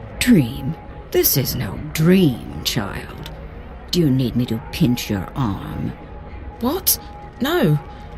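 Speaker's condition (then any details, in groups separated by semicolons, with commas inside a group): No condition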